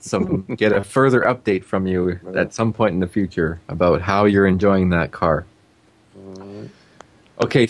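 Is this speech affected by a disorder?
No.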